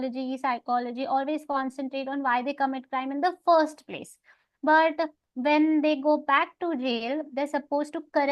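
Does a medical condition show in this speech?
No.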